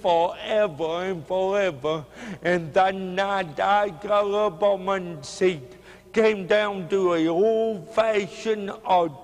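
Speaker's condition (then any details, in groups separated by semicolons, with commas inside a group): Cerebral palsy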